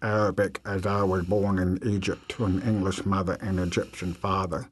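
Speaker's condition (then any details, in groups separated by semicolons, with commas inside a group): Deafness; diagnosed at 8 years old, attended Atlanta Speech School and Druid Hills High School in America until 16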